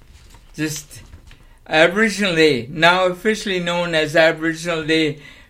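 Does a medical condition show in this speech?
Yes: cerebral palsy.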